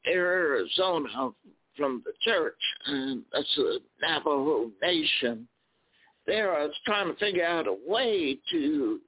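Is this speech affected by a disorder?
Yes: spasmodic dysphonia; recent Botox injections into vocal cords.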